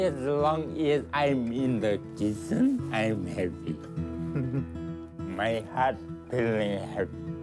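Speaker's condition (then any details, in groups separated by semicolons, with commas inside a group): Traumatic brain injury; car accident, left leg affected, brace and walker; several years post-injury, 22-day coma, 8 months rehab, ongoing speech therapy; hard to understand, mute 8 months, poor tongue-lip coordination, relearned eating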